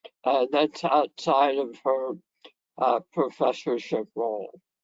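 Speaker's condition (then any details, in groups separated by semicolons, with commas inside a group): Head and neck cancer; severe dysphagia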